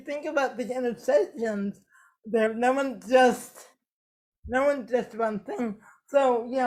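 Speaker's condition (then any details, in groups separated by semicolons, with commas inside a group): Cerebral palsy; affects speech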